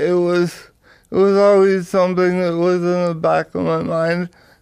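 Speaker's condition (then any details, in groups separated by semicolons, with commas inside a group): Cerebral palsy; power wheelchair user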